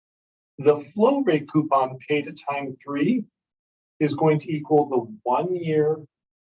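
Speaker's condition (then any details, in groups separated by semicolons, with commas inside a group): No condition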